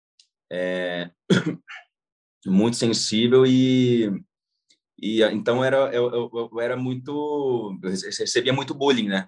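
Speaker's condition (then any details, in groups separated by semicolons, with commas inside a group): Stuttering; since early childhood, cause unknown, severe until age 19-20, long speech therapy, theatre helped; still stutters, greatly improved, stutter returns when talking about stuttering; syllable repetitions, worse when nervous, almost none with memorized text; repeated sounds, repeated words, blocks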